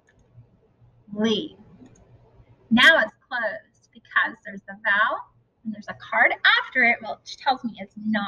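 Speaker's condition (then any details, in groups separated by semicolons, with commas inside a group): No condition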